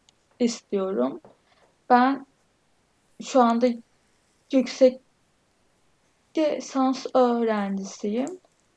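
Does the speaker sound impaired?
Yes: stuttering; other stutterers in family, attends stuttering self-help groups; stuttering a lot during recording; frequent part-word and syllable repetitions, fillers, heavy stuttering; here prolonged sounds, blocks.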